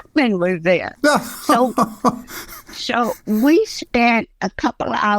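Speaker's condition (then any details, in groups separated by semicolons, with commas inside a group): Cerebral palsy; since early childhood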